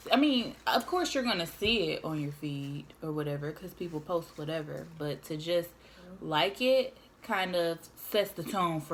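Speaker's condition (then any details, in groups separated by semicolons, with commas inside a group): No condition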